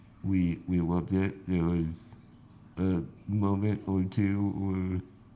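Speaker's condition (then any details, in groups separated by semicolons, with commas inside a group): Spinal muscular atrophy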